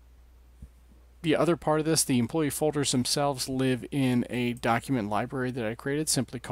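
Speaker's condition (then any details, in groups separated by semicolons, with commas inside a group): No condition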